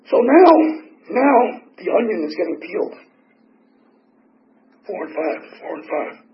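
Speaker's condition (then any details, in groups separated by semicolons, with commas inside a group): Tracheotomy; tracheotomy still in place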